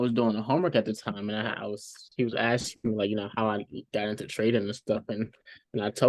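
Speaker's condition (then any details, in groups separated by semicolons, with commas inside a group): No condition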